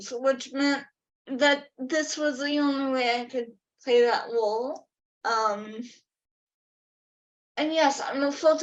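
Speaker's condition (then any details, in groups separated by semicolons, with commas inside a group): Cerebral palsy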